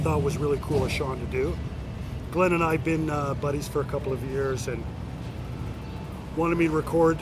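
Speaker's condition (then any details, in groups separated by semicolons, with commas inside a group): No condition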